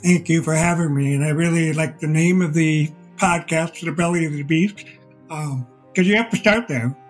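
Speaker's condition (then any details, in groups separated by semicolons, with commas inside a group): Deafblindness; progressive, diagnosed at age 28, expects eventual total blindness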